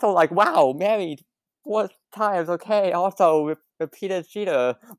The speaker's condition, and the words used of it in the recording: Stuttering. I also deal I'm still dealing with a bit of a stutter at this point in life, and I'm trying to overcome that.